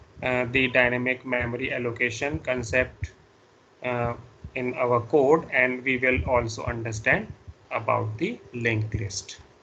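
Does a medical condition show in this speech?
No.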